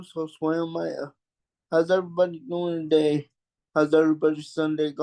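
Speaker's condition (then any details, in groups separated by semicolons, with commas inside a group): Cerebral palsy; with scoliosis, unable to walk; takes deep breaths while speaking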